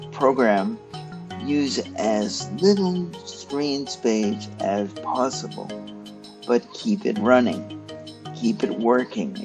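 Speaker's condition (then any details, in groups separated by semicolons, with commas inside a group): Cerebral palsy; stiff muscles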